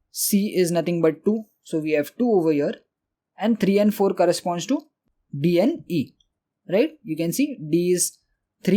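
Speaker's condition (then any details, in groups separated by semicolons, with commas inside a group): No condition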